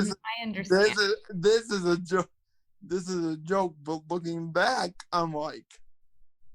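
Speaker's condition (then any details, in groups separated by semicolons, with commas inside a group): Cerebral palsy, spastic quadriplegia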